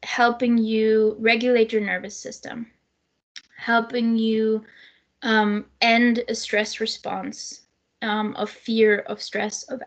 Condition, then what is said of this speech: No condition.